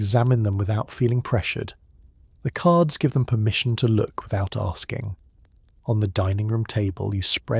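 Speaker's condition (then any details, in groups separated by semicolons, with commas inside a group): No condition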